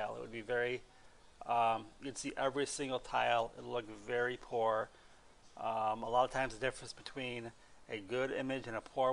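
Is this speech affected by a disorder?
No.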